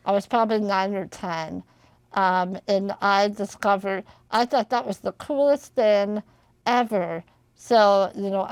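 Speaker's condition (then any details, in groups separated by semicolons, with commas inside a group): Spinal muscular atrophy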